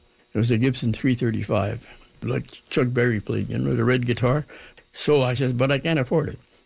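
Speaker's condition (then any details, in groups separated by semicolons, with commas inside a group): No condition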